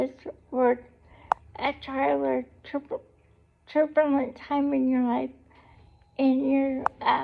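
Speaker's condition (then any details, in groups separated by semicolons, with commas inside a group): Cerebral palsy; able to talk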